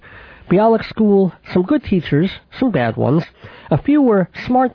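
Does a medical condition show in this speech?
Yes: cleft palate with lisp, cleft lip and palate, mild; braces 10 years.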